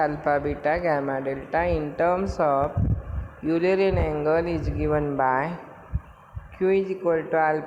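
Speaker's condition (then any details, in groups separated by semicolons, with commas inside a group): No condition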